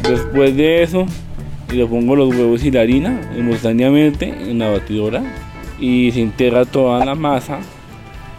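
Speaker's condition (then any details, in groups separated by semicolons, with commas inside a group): Down syndrome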